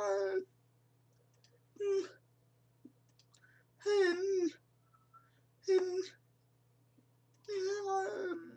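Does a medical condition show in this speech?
Yes: cerebral palsy.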